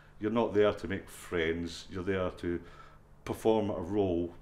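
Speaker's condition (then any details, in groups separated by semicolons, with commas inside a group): No condition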